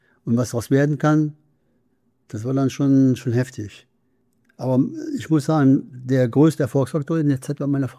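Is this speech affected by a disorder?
Yes: Parkinson's disease; numbness right foot, glasses slipped from hand, deep brain stimulation: two brainstem electrodes, pacemaker in chest; speech therapy trains facial muscles against freezing face and speech against decline, going well.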